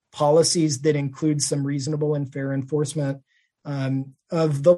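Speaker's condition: No condition

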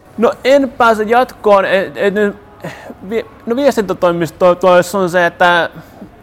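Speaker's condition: Stuttering; frequent whole-word and part-word repetitions, some restarts; repeated sounds

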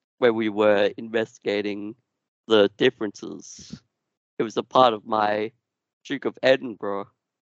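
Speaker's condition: Duchenne muscular dystrophy; genetic

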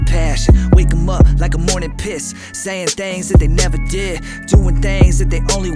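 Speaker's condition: No condition

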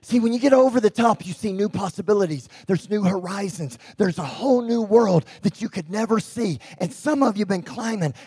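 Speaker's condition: Cleft lip and palate; congenital

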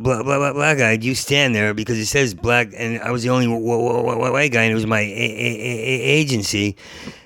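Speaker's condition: Stuttering; long-standing stutter since college years, always stuttered in job interviews; still stutters in conversation; part-word and whole-word repetitions, fluent when telling stories, doing characters or imitating people; repeated sounds, prolonged sounds

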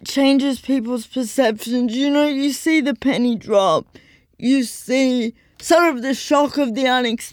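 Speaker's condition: Cerebral palsy; neuromuscular, full-time wheelchair user, no walking, 7-year-old powered chair, types slowly with two pointer fingers

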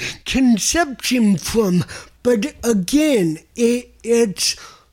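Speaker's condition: Cerebral palsy; listeners adjust over time

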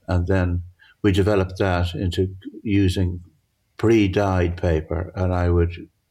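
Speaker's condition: Parkinson's; altered visual perception

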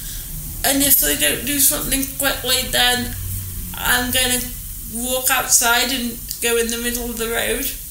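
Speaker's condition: Cerebral palsy; needs help with eating

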